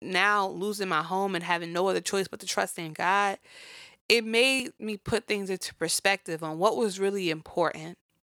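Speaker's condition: No condition

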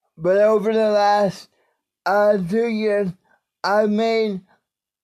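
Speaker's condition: Cerebral palsy; wheelchair user

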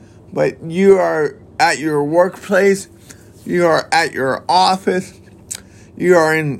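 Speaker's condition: Cerebral palsy

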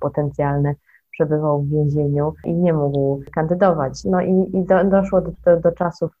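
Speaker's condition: No condition

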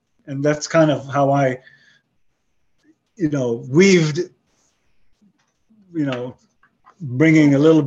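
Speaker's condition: Aphasia after stroke; aphasia caused by stroke

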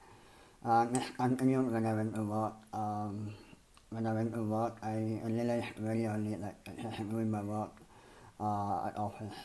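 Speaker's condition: Cleft palate and lip; malformed nose

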